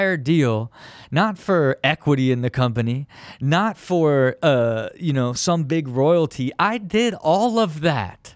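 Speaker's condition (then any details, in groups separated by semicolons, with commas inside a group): No condition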